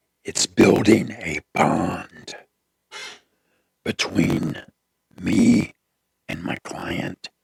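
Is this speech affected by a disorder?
Yes: throat cancer; tracheostomy tube.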